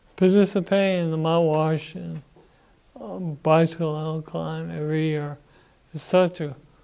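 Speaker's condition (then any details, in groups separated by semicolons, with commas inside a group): Parkinson's disease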